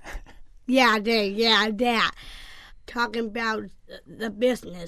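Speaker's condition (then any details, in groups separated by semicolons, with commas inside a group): Down syndrome; delivering doctor concerned at once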